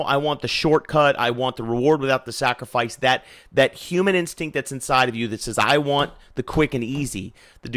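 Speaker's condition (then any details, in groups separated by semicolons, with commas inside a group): No condition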